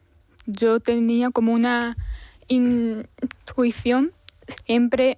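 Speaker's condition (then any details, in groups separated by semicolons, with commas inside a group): Stuttering; young, made to repeat reading aloud in class by teacher; got stuck when reading aloud; prolonged sounds, blocks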